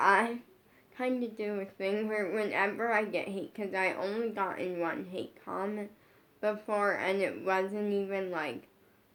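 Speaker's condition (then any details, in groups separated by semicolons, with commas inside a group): Brain injury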